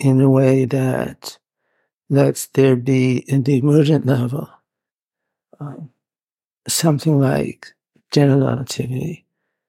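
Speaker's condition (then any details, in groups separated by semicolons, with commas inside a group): Parkinson's; must move about during interview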